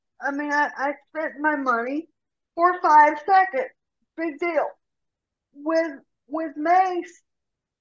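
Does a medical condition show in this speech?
Yes: cerebral palsy; from birth, instability causing trips, severe rotator cuff tear, formerly monthly falls needing engine 6 lift assists.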